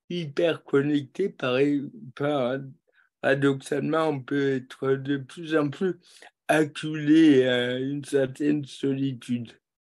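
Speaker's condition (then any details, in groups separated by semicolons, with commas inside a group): Cerebral palsy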